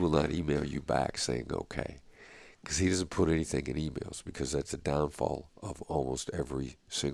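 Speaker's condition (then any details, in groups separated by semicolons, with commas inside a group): No condition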